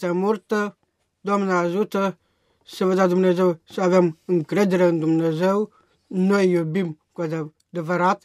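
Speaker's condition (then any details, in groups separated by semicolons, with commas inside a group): Down syndrome; adult man, 33 years old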